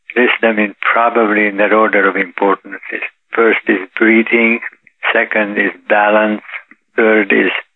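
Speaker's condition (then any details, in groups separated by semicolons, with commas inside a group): Parkinson's disease; daily yoga (teaches 2 hours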